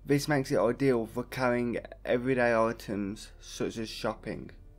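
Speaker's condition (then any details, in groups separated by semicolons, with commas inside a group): Hemiplegic cerebral palsy; quadriplegic form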